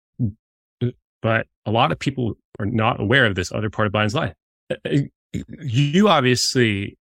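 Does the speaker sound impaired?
Yes: stutter; still stutters as adult; stutters visibly and audibly; here prolonged sounds.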